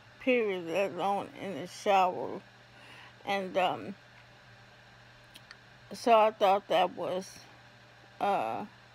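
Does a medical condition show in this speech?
Yes: ALS.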